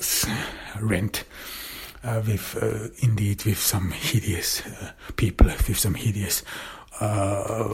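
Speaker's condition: Stuttering; cause unknown, only one in family who stutters, german mother tongue, born in austria; speaking improved through regular podcasting, self-perceived; stutters less the more speaking is done; prolonged sounds

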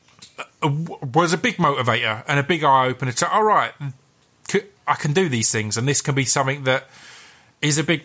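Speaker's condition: Stutter; stutters during recording, remarks on own stutter as it happens; stutter noticeable while presenting, breaks off mid-sentence; prolonged sounds

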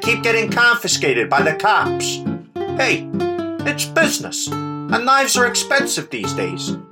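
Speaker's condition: No condition

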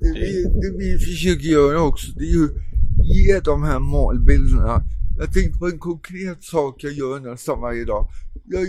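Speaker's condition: Cerebral palsy; lives in Thailand because Sweden too cold

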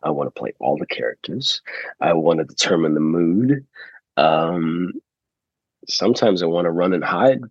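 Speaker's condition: No condition

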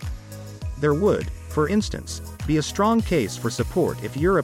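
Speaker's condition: No condition

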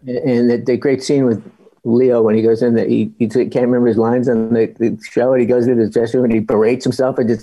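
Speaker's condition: Parkinson's disease; spinal tumor removed to prevent paralysis

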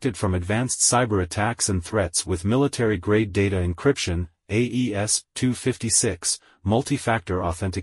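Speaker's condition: No condition

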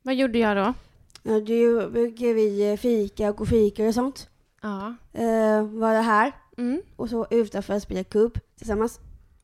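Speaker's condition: Down syndrome; congenital, extra chromosome, 47 instead of 46, recognised about two hours after birth; age 22, nearly 23

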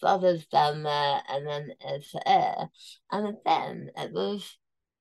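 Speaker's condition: Tongue cancer, near-total glossectomy; stage 4 tongue cancer, near-total tongue removal, 5 millimeters left, temporary tracheostomy, immunotherapy around surgery

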